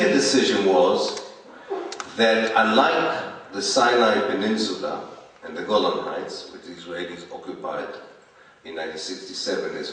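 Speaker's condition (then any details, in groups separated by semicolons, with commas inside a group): No condition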